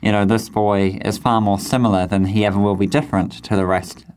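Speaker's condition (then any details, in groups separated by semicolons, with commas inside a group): Cleft lip and palate; facial condition similar to Augie's in Wonder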